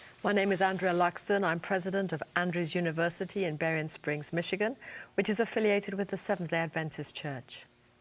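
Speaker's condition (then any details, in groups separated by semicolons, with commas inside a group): No condition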